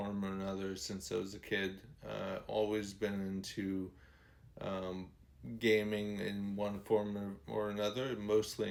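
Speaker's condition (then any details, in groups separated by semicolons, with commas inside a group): ALS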